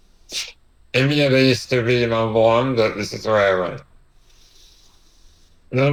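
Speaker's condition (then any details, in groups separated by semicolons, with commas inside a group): Duchenne muscular dystrophy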